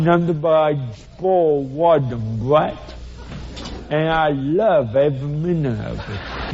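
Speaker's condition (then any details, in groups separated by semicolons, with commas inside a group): Cerebral palsy; from birth; speech hard to understand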